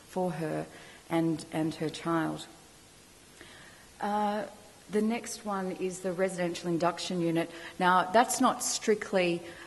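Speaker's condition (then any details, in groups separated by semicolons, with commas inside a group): No condition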